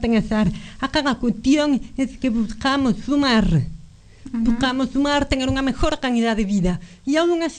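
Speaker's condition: Profound congenital deafness, bilateral profound, congenital; speech learned by lipreading and early reading, about 1.5 years rehabilitation to access words by ear

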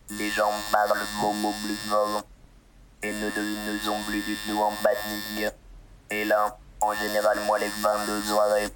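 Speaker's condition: Total pharyngolaryngectomy; tracheotomy

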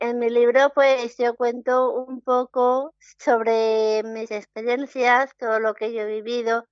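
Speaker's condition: Down syndrome; interviewed by telephone

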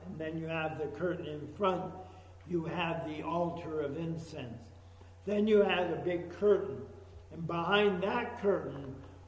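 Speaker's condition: ALS; walking

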